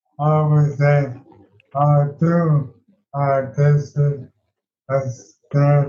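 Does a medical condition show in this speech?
Yes: ALS.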